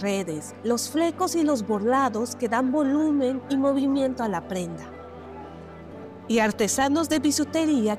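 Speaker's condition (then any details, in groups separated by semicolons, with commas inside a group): No condition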